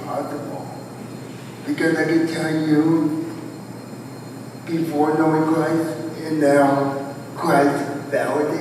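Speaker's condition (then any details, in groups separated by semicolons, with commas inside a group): Cerebral palsy, spastic quadriplegia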